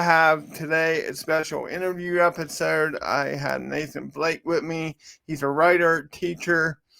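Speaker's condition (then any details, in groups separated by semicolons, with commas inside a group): Cerebral palsy; from birth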